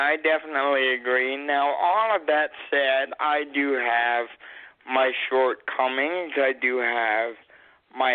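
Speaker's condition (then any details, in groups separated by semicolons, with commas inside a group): Cerebral palsy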